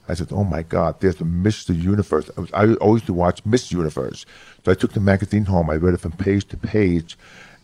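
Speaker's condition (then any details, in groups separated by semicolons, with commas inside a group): Hearing loss; lost about 75% of hearing close to birth, severe childhood speech impediment, left ear surgery; formerly severe monotone speech, inflection improved by studying phonetics, New York accent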